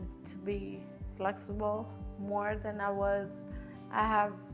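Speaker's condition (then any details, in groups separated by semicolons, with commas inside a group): Cerebral palsy; tends to tense up, breathing through it helps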